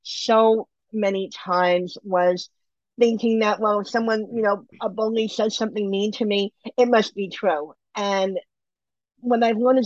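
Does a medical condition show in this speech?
Yes: bilateral cleft lip and palate; congenital, about 20 surgeries from 3 months to mid-20s, two upper jaw bone grafts, skin grafts, plastic surgery; surgeries finished since mid-20s, has dental implants; surgeries needed to function normally with eating, speaking, drinking.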